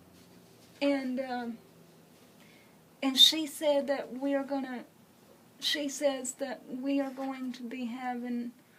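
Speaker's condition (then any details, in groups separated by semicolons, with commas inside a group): Cerebral palsy; congenital, uses wheelchair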